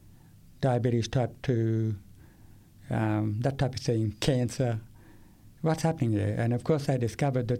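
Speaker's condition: Profound deafness, acquired at age 8; speaks orally, language acquired before hearing loss

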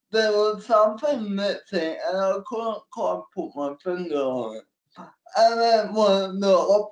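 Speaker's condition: Cerebral palsy; manual wheelchair

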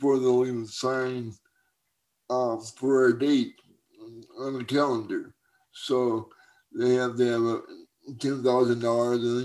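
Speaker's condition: Cerebral palsy; gone 6 years

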